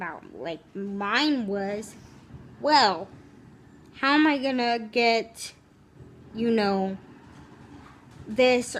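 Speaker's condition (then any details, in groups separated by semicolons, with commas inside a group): Cerebral palsy, spastic, severe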